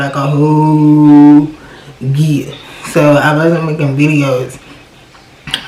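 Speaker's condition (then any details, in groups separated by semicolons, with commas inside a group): Cerebral palsy; from birth, left leg affected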